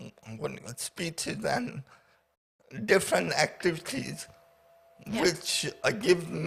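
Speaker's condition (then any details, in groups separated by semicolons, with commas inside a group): Paraplegia with essential tremor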